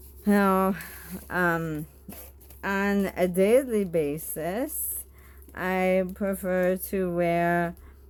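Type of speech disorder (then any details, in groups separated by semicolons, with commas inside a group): Bulbar dysarthria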